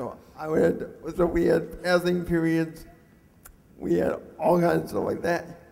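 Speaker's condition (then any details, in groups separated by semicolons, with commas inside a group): Cerebral palsy; mixed quadriplegic type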